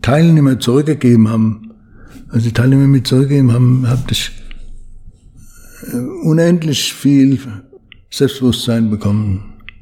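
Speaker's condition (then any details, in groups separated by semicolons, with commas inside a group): Parkinson's disease; needs much training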